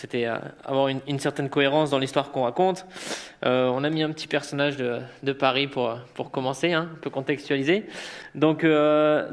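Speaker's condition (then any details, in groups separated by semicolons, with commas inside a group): No condition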